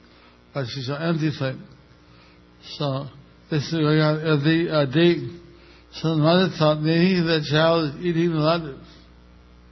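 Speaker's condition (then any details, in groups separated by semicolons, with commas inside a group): Stroke with facial paralysis; a little over a year since stroke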